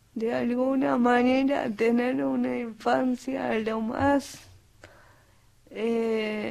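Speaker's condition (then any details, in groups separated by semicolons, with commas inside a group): Cerebral palsy; acquired language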